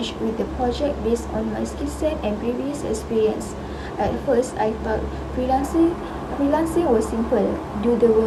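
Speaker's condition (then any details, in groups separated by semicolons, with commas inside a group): No condition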